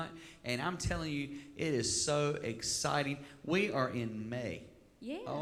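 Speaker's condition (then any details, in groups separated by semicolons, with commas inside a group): No condition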